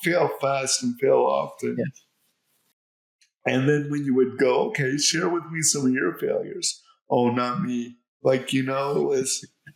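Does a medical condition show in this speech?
Yes: cerebral palsy.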